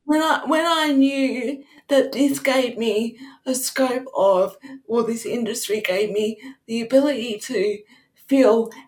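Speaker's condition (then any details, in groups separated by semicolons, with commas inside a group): Cerebral palsy; sometimes taken for drunk on first sight on cam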